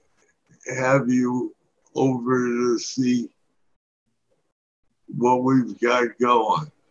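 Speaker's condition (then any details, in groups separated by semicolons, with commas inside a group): Parkinson's disease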